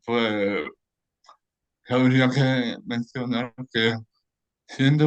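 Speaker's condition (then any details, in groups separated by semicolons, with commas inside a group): Cerebral palsy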